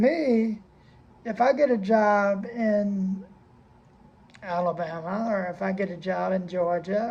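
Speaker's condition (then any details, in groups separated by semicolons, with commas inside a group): Cerebral palsy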